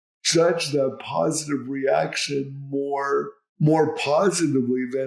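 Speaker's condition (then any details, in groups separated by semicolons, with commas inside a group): Cerebral palsy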